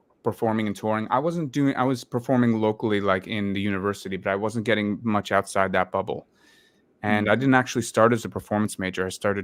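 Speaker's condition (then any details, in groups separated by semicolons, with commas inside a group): No condition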